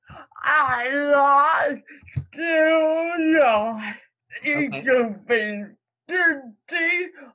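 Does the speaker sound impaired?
Yes: cerebral palsy; present from birth; words may be hard to catch, written answers read aloud by Lily Cannon, also speaks in in-person interview.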